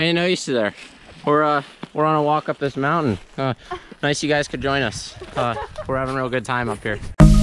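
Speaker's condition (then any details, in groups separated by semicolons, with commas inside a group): No condition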